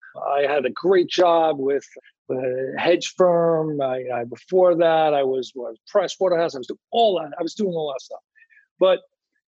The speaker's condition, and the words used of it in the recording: Aphasia. The type of aphasia I have now is uh, uh was what is called anomia aphasia, which is basically, sometimes I go through where I'm talking to you, or or I don't, I,